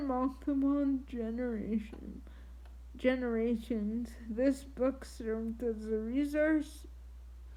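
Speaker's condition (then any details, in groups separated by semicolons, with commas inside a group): Triplegic cerebral palsy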